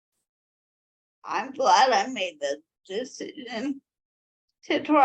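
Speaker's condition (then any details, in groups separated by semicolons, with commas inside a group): Cerebral palsy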